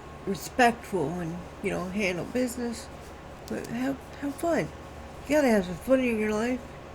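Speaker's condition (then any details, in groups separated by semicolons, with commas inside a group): Cerebral palsy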